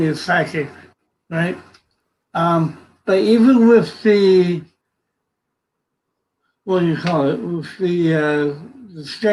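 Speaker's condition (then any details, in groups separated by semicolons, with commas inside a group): Cerebral palsy; from birth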